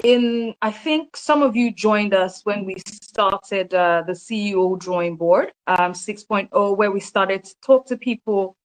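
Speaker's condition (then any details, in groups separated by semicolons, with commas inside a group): No condition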